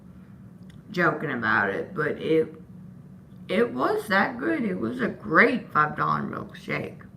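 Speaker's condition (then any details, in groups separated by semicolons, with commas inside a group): Disability causing slurred speech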